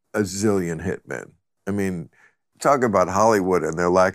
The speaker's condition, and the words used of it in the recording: None; typical speech.